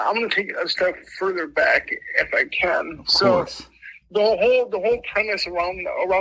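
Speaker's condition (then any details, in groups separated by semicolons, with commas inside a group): Mild cerebral palsy; affects left arm and leg, limp; speech impediment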